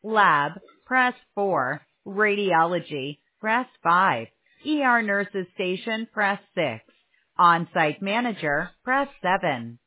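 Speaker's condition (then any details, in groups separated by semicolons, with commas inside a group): No condition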